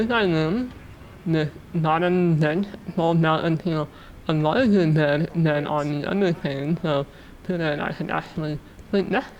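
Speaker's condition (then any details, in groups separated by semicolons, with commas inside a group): Muscular dystrophy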